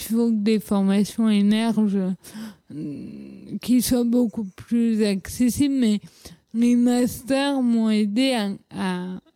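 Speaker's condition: Cerebral palsy; leg surgery around age 14 with several medical errors

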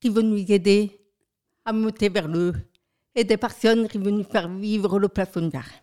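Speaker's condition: Profound deafness from birth, profound, congenital

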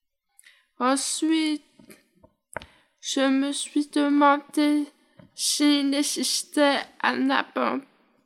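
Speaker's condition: Hearing impairment; right ear hearing loss, hearing aids, implant surgery, orthophoniste listening training, second operation for failed electrode

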